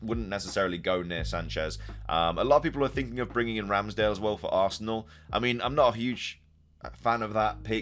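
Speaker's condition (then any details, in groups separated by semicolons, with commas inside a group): No condition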